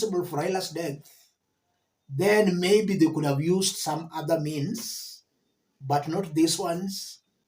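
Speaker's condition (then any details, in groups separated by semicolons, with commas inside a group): No condition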